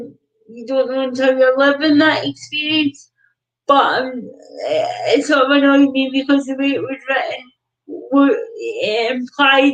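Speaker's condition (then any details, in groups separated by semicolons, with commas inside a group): Cerebral palsy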